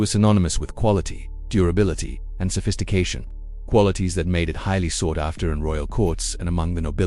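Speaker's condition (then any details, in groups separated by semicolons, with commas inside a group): No condition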